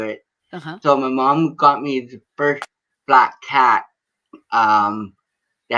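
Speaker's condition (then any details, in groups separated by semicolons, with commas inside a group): Cerebral palsy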